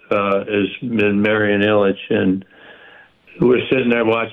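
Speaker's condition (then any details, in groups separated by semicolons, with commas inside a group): Parkinson's; stays active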